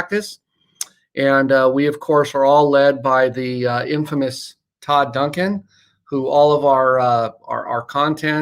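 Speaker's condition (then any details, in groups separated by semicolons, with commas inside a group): No condition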